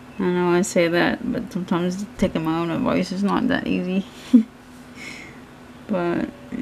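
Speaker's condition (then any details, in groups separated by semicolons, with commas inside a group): Cerebral palsy; hands affected, shaking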